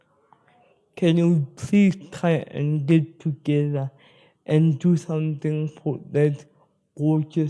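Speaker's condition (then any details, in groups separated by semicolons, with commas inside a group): Spastic cerebral palsy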